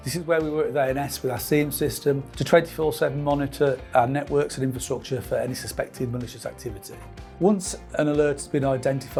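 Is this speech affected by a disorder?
No.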